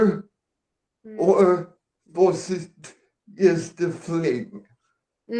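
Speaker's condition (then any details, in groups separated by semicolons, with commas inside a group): Cerebral palsy; oxygen deprivation at birth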